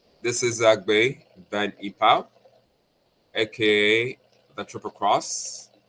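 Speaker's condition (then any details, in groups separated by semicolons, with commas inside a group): No condition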